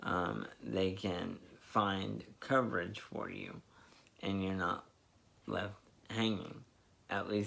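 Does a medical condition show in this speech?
Yes: spastic diplegia cerebral palsy; needs less care than before.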